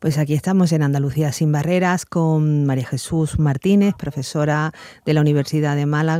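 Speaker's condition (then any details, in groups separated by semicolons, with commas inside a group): No condition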